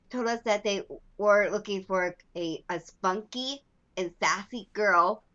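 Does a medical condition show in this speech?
Yes: Down syndrome; lifelong, walked later than other children.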